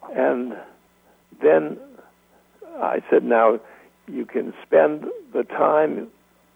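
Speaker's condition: Expressive aphasia; caused by stroke, partial paralysis; 10 years since stroke, physical therapy, Rolfing, walks in swimming pool on Maui; keeps silence in lectures, no longer explains it, announces aphasia to audience

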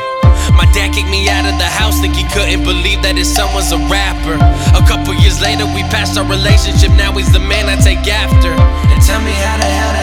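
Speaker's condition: No condition

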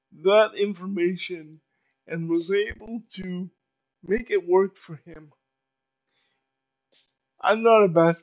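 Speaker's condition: Cerebral palsy; uses power wheelchair

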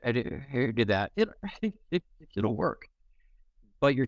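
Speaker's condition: Stuttering; stutters in conversation, disfluencies may sound like audio buffering; repeated sounds

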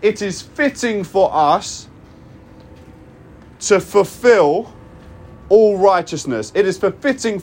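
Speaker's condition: No condition

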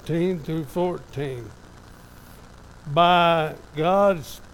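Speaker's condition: ALS; somewhat affected, evident today

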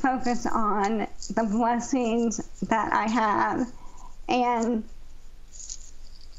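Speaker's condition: ALS; ALS over 15 years since diagnosis, weak diaphragm, feeding tube placed about 5 years ago; used amplifier much of the time to be heard

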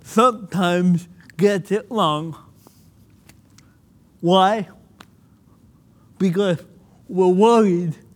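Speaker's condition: Cerebral palsy; childhood physical

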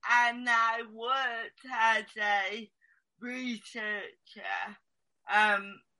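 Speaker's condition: Cerebral palsy; occasional dribble on chin

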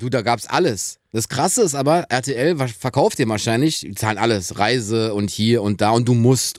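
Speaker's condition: No condition

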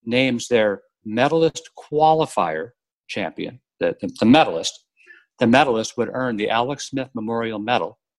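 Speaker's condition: No condition

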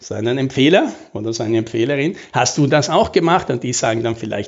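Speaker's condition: No condition

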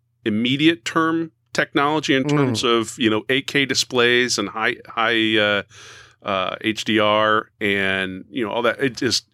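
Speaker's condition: No condition

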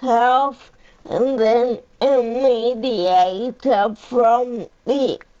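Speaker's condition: Cerebral palsy; uses a power chair; 45 years old

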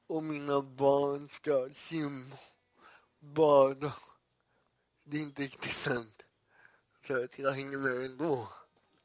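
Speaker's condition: Cerebral palsy; poor balance

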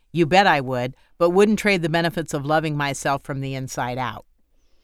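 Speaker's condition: No condition

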